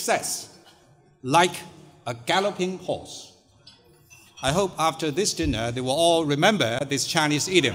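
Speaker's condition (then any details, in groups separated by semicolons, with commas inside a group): No condition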